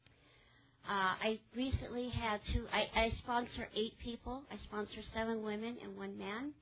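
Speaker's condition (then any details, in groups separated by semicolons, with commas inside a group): Cleft palate; congenital, repaired age 3, 14 adult teeth missing, dental surgeries, hip bone graft above upper lip; infant feeding difficulty with weight loss, ongoing dental problems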